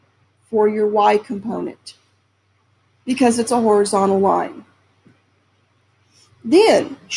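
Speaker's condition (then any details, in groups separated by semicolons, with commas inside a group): No condition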